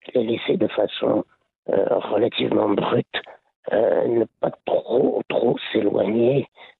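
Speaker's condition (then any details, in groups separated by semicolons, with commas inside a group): Laryngeal cancer; part of lung removed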